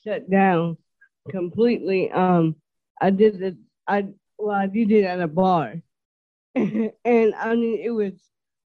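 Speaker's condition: Dysarthria; host notes listeners may notice

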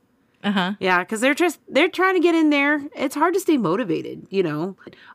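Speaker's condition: No condition

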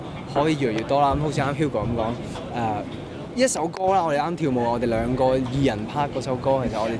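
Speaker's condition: No condition

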